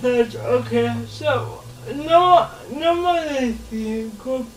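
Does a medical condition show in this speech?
Yes: cerebral palsy; since birth, affects muscles and joints, walks and moves independently, early intervention and therapy in childhood; slow speaker, listeners take time to understand, speaks verbally.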